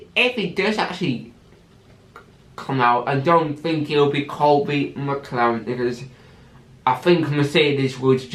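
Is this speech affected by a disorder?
Yes: cerebral palsy with stammer.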